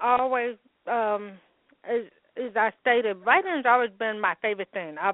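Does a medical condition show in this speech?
Yes: hearing loss with speech impediment; congenital hearing loss, hearing aids since 15 months.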